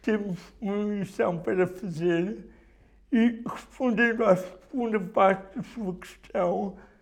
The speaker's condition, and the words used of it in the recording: Cerebral palsy. Porque o facto de ter dificuldades a falar, acho que não tenho dificuldades a comunicar, são coisas diferentes.